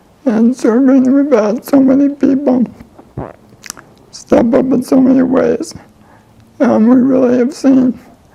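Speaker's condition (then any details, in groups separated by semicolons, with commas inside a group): ALS; voice and lungs affected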